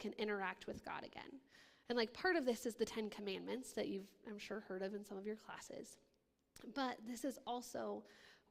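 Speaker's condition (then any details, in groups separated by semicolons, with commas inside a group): No condition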